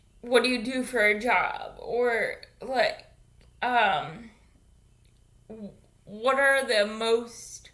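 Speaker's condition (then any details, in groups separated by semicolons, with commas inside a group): Cerebral palsy; infant ventilator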